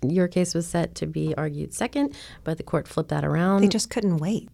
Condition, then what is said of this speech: No condition.